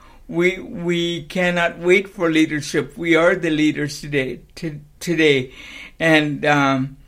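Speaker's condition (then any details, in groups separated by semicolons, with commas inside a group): Cerebral palsy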